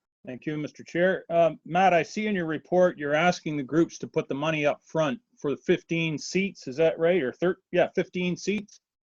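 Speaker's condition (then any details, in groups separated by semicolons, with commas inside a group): No condition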